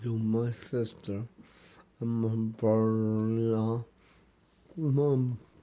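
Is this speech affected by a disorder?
Yes: brain injury; acquired brain injury, months on life support machine; listeners need time to get used to accent or way of speaking.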